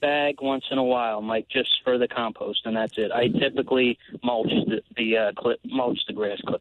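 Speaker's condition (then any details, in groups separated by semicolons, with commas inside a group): No condition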